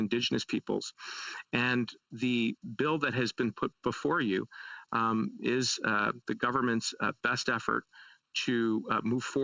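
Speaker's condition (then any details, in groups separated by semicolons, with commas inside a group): No condition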